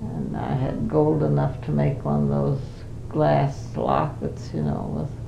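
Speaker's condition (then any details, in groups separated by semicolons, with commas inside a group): Parkinson's disease; cannot live alone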